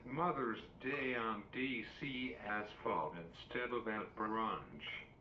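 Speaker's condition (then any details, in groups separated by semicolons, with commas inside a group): Cerebral palsy; uses wheelchair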